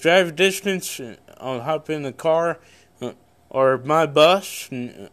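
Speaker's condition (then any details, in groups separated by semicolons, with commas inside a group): Cerebral palsy; congenital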